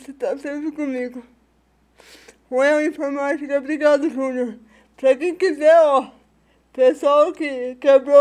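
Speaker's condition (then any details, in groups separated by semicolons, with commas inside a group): Cerebral palsy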